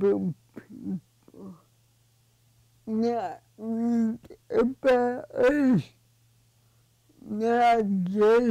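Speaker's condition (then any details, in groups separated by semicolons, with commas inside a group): Cerebral palsy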